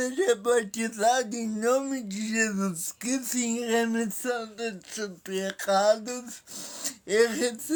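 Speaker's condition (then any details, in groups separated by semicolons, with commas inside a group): Paralysis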